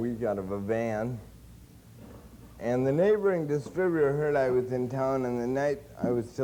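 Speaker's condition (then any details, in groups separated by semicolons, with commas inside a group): Cerebral palsy; since birth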